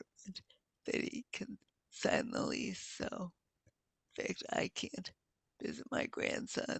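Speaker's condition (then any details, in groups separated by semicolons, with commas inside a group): Multiple sclerosis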